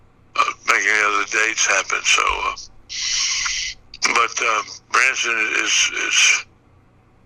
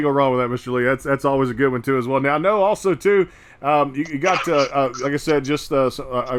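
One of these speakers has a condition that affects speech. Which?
The first: Parkinson's; brain surgery; diagnosed about a year ago.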